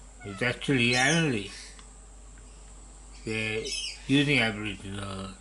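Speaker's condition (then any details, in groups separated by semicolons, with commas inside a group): Parkinson's disease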